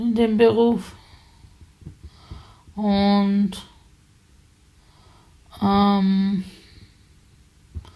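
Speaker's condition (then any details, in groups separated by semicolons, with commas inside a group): Spasticity from birth; multiple sclerosis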